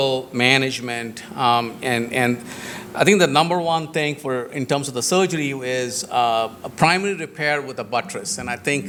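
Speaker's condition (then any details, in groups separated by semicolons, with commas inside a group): No condition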